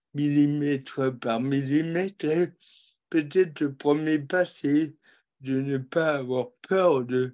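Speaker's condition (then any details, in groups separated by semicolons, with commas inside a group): Cerebral palsy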